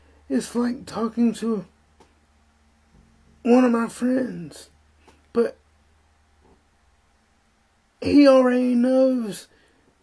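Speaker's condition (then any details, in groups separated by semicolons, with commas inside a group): Spastic cerebral palsy; uses wheelchair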